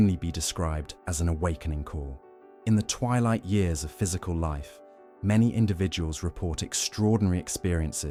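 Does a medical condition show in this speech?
No.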